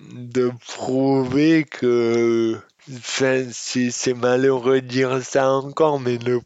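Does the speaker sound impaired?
Yes: dystonia; eloquence disorder caused by dystonia, alongside muscular disorder.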